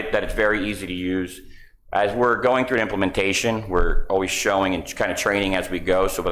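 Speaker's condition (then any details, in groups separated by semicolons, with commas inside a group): No condition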